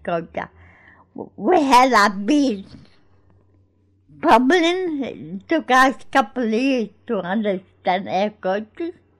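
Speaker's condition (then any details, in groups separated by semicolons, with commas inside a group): Cerebral palsy; born in Greece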